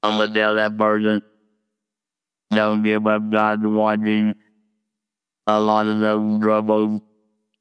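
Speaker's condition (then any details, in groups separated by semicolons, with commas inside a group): Laryngectomy, total laryngectomy with electrolarynx; robotic electric wand voice, hard to understand at first, talking effortful, wand not hard to learn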